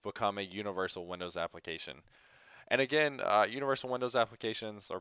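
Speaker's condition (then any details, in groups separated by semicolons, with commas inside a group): No condition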